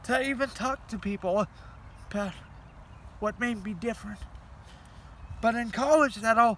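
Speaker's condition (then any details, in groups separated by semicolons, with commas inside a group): Cerebral palsy; heavily altered breathing patterns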